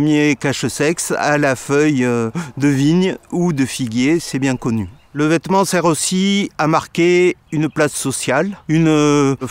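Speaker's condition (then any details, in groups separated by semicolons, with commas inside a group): No condition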